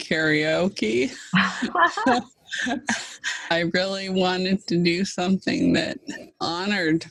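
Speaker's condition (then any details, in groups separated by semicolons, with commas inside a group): ALS (Lou Gehrig's disease)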